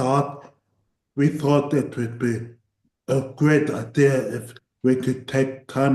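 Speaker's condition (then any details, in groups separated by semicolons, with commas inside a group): Cerebral palsy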